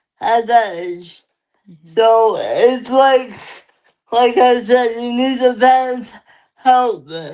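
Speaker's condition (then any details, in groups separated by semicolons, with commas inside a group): Cerebral palsy; lifelong; limited energy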